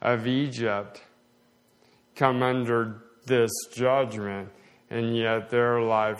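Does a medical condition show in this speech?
Yes: slowed speech, swallowing problems; reading down about 30 words per minute last year, 50 over two years.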